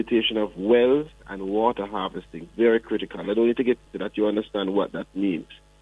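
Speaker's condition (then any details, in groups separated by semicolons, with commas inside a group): No condition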